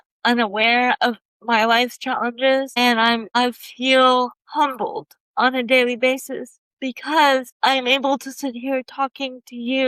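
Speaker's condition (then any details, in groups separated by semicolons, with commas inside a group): Cerebral palsy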